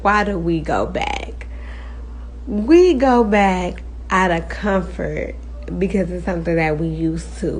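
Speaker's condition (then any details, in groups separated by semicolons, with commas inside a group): Cerebral palsy, spastic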